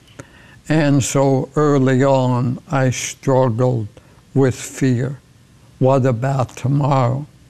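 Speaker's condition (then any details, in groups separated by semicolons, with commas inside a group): ALS; progressive neurodegenerative disease causing loss of muscle control, initial prognosis 2 to 5 years; diagnosed over 10 years ago, beyond 11 years now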